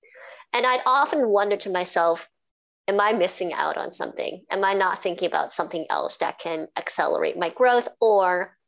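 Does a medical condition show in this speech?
Yes: cleft palate and cleft lip; congenital, speech therapy as a teenager.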